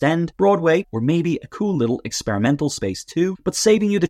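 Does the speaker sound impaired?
No.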